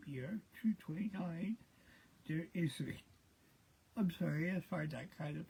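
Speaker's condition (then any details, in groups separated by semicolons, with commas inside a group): Cerebral palsy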